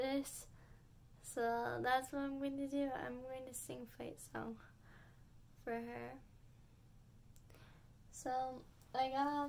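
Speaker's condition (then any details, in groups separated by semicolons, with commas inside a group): Cerebral palsy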